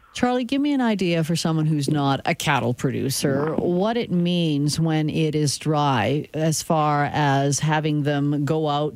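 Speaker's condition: No condition

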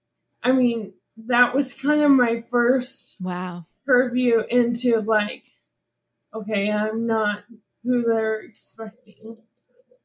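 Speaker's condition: ALS; young-onset ALS

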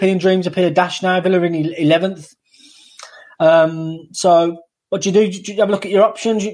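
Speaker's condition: No condition

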